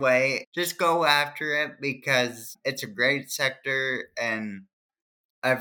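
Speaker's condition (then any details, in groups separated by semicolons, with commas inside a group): Cerebral palsy; hand movement and writing difficulty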